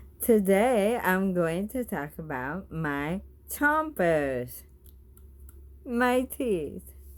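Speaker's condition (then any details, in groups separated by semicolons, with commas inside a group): Bulbar ALS; diagnosed nine or more months after onset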